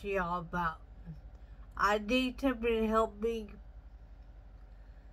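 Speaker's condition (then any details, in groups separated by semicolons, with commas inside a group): Traumatic brain injury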